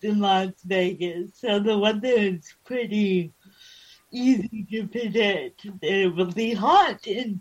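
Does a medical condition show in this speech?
Yes: cerebral palsy.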